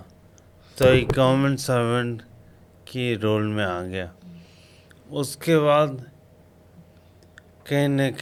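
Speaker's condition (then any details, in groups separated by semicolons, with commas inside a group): Coma after road accident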